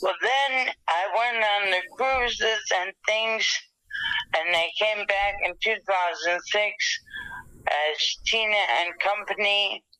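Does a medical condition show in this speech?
Yes: dysarthria after stroke; hemorrhagic stroke in left thalamus, right-sided paralysis, wheelchair, hospitalized over a month, blood reabsorption takes 1-2 years; recovering with much therapy, walked 58 feet with hemi walker, right hand makes fist, stiffness, tone problems; dysarthria from stroke, speech affected, no aphasia, cognition intact.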